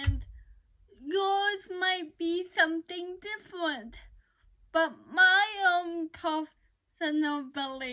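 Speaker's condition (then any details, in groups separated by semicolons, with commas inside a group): Cerebral palsy; uses crutches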